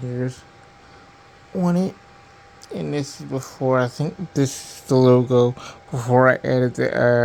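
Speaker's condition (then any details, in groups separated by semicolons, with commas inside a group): Cerebral palsy; diplegia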